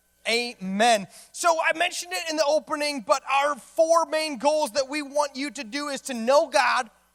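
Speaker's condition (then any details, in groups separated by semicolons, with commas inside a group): No condition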